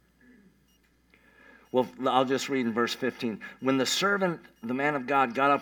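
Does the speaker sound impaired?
Yes: cleft palate; not expected to survive first week.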